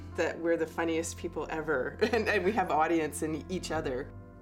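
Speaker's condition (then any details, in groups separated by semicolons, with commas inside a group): No condition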